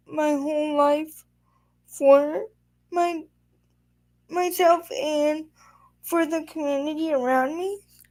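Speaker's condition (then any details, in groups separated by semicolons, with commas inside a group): Quadriplegic spastic cerebral palsy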